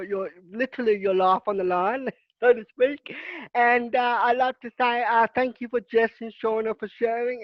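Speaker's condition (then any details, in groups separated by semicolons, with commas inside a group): Cerebral palsy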